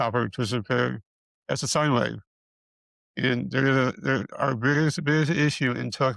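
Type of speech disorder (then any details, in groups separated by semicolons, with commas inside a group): Dysarthria; multiple system atrophy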